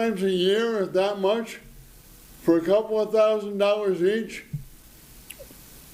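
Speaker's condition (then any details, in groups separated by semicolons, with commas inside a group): Parkinson's disease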